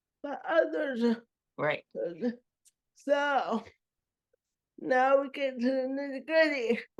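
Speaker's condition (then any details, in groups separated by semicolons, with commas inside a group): Cerebral palsy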